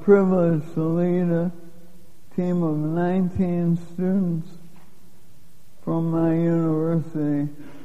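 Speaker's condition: Lou Gehrig's disease; given 3 to 5 years to live

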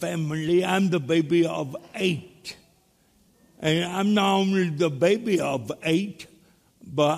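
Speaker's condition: Cerebral palsy; speech impediment

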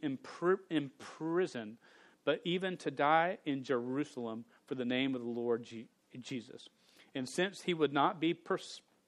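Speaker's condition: Stutter; stutter since age 5, persisted through teenage years, no successful fix; still stutters, speaking publicly for about 23-24 years; not fully fluent, stuttered on own name as teenager; repeated sounds, prolonged sounds

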